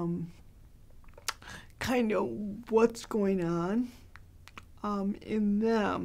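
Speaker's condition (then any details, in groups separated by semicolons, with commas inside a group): Cerebral palsy, mild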